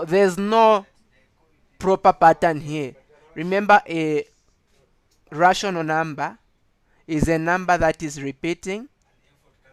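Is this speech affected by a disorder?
No.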